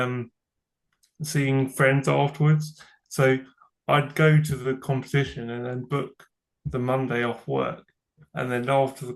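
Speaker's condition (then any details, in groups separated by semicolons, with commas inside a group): Cerebral palsy; from birth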